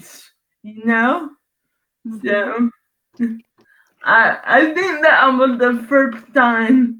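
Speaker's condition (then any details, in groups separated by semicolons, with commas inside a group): Cerebral palsy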